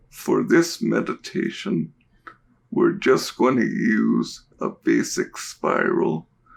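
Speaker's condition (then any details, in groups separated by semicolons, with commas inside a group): Cerebral palsy; diagnosed at birth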